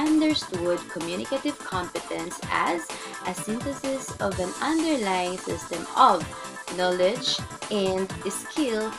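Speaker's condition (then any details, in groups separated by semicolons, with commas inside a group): No condition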